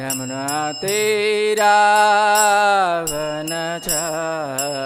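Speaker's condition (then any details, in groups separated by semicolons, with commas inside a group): No condition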